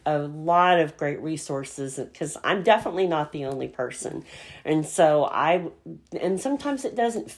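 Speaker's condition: Cleft palate; soft palate strengthening exercises from speech pathologist mother, no bony palate, speech learned differently

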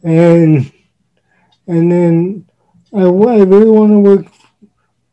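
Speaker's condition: Cerebral palsy; uses wheelchair

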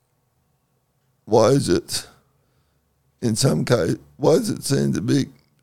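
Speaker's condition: Cerebral palsy; second COVID vaccine dose

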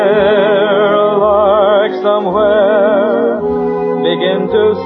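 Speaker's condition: No condition

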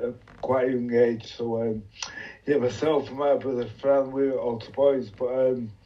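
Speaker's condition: Motor neuron disease; first physiotherapist Amy Parkes, occupational therapist help with gadgetry

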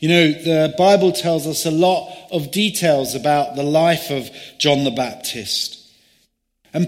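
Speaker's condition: No condition

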